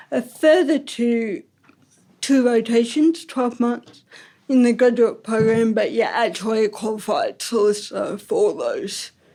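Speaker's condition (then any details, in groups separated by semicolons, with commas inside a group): Ataxic cerebral palsy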